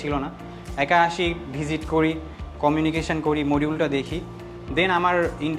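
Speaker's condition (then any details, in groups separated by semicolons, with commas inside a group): No condition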